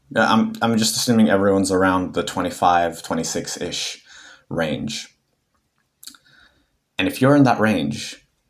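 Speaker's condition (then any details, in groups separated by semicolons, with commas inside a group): No condition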